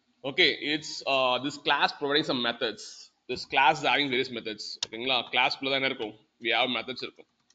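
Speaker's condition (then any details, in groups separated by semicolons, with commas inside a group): No condition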